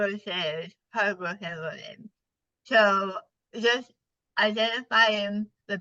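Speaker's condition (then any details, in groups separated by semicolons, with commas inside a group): Partial glossectomy for tongue cancer; over half of tongue removed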